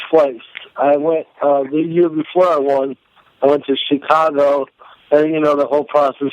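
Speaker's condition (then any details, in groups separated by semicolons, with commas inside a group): Cerebral palsy; may sound drunk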